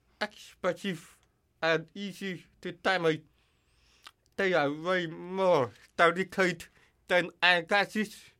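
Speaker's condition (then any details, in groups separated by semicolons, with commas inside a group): Deafness; now water-resistant cochlear implant with ear hook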